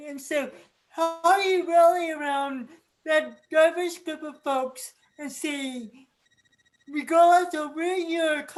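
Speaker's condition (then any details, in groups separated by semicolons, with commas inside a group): Cerebral palsy; from birth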